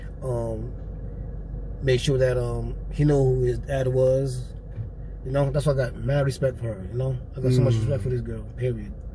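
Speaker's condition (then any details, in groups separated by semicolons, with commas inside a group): No condition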